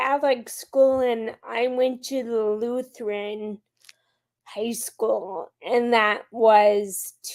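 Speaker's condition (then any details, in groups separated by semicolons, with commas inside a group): Friedreich's ataxia; rare progressive neuromuscular disease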